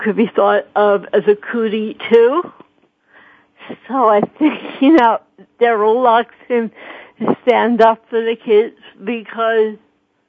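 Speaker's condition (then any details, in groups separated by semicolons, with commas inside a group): Cerebral palsy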